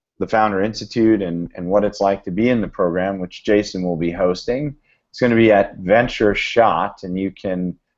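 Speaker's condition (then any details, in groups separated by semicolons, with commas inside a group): No condition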